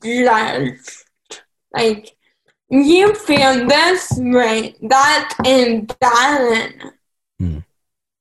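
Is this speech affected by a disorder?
Yes: cerebral palsy; needs help with grooming and household tasks.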